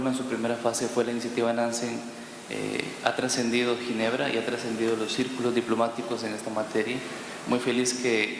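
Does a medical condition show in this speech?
No.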